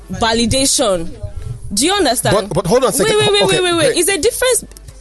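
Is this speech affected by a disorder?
No.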